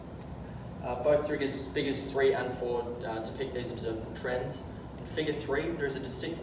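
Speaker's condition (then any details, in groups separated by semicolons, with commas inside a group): No condition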